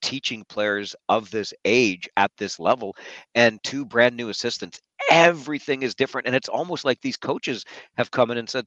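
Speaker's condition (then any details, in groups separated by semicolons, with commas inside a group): No condition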